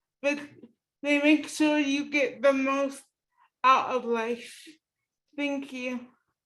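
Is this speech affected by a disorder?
Yes: cerebral palsy; fully reliant on care workers.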